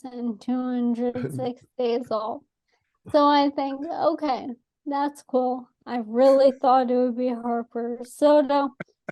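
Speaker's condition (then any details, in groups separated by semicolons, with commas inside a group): ALS; atypical case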